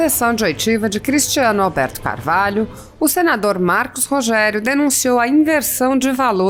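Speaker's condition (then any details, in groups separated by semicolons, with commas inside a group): No condition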